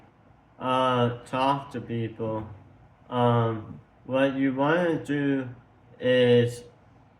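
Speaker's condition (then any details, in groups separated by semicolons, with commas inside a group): Tongue cancer surgery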